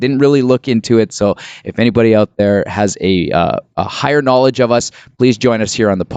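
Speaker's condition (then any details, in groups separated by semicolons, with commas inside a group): No condition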